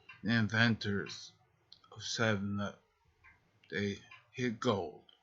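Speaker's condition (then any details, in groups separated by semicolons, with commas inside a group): Multiple sclerosis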